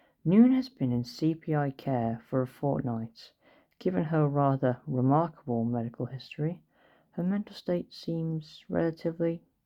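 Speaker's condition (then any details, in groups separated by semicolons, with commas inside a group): No condition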